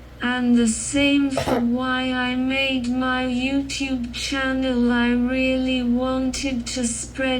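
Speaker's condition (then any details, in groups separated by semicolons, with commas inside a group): Cerebral palsy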